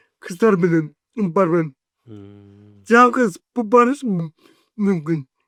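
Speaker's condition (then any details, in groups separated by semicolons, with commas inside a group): Cerebral palsy; 40 years with condition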